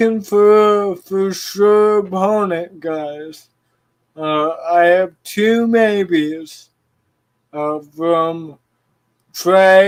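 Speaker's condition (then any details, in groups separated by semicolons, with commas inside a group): Cerebral palsy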